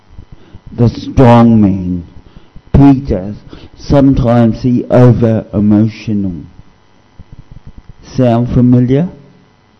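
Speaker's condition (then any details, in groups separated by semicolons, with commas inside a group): Cerebral palsy; discovered at age 2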